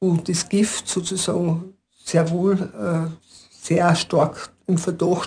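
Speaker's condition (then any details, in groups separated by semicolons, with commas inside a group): Parkinson's disease; diagnosed at age 45, brain tumour then multiple sclerosis first suspected; ten years since onset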